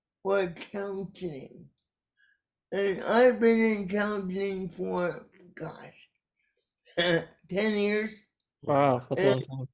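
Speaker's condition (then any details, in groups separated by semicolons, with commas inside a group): Cerebral palsy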